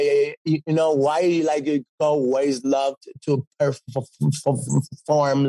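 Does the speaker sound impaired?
Yes: stutter; stutter goes away when singing; here repeated sounds, prolonged sounds.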